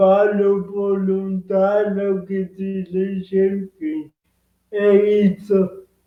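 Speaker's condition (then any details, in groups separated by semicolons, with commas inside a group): Cerebral palsy; present from birth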